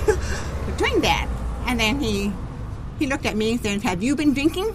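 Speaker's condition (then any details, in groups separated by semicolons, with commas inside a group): Profound deafness, genetic, profound; deaf voice, sounds different, sometimes taken for German accent, once reported as drunk slurring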